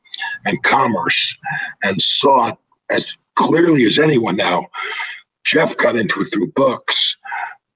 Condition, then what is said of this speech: Throat cancer. But I talked without a voice.